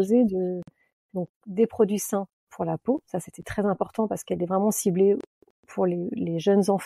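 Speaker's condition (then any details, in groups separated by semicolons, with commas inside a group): No condition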